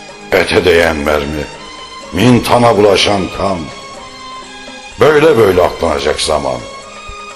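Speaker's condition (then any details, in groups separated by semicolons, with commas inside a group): No condition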